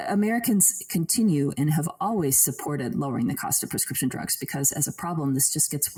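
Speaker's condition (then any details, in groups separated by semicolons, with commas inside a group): No condition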